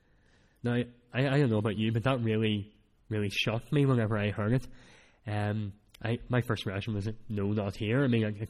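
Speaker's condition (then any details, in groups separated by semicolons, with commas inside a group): Cleft palate; speech not that clear at times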